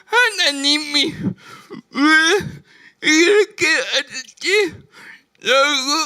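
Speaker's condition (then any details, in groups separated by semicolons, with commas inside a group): Brain lesion disability grade 1, severe; slurred, unclear pronunciation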